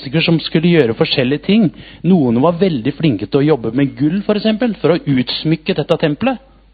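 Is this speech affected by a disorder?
No.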